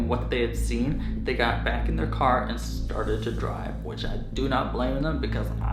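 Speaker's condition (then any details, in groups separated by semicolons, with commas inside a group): No condition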